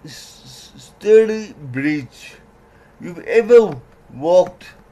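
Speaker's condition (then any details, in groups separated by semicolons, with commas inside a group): Cerebral palsy; trouble formulating words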